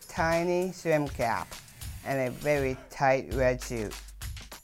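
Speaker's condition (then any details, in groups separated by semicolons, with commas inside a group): Down syndrome, trisomy 21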